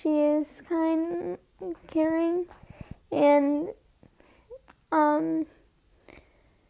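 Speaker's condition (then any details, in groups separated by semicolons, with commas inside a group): Cerebral palsy; diagnosed early childhood, childhood therapy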